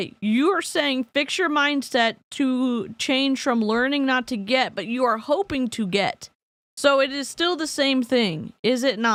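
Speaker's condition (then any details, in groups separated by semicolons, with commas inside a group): No condition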